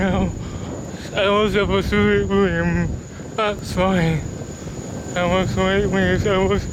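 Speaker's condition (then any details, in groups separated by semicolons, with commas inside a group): Cerebral palsy; speech disability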